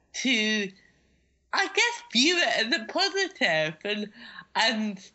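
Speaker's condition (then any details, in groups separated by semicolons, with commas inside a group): Cerebral palsy; cerebral palsy since childhood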